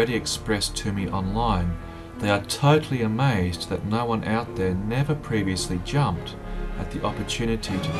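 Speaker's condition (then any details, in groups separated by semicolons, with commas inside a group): No condition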